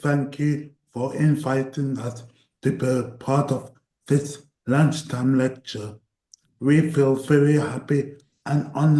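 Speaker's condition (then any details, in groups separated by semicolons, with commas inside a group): Cerebral palsy; voice tires at times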